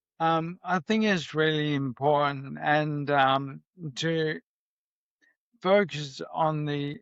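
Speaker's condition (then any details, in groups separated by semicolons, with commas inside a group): MND; voice may sound shaky from clonus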